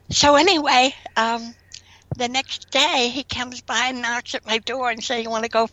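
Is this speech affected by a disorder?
Yes: cleft lip and palate, severe.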